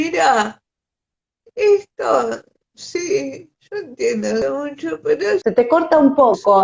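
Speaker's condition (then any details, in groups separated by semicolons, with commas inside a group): Cerebral palsy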